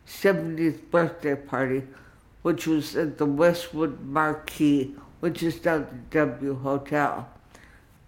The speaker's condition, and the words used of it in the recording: Dysarthria. Dysarthria, it's called. Dysarthria. It makes you talk slowly. And affects your tongue.